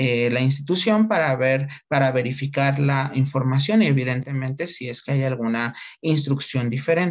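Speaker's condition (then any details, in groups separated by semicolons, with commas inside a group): No condition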